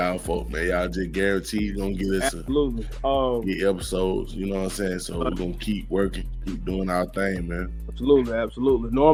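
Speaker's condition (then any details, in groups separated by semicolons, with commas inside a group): No condition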